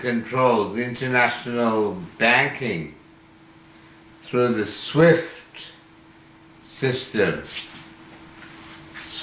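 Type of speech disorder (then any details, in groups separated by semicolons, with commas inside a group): Slurred speech; drug-induced slurred speech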